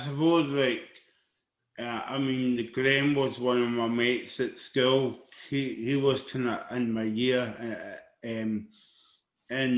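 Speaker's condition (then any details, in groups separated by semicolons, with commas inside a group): Cerebral palsy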